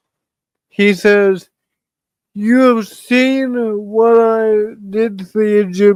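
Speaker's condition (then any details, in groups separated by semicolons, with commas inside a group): Cerebral palsy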